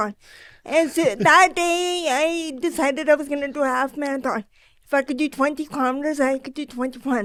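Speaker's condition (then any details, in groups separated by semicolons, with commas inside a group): Cerebral palsy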